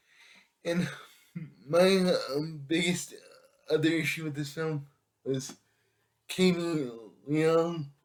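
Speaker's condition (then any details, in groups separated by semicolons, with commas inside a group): Cerebral palsy; affects all muscles; able to speak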